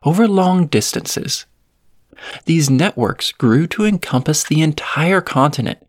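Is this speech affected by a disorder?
No.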